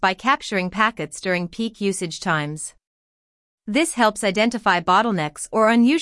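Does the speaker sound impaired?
No.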